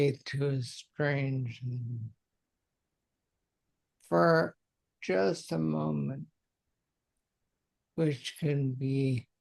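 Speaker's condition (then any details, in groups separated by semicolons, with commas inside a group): Multiple sclerosis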